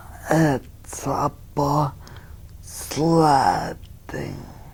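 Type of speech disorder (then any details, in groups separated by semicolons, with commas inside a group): Spastic dysarthria; bilateral upper motor neuron disease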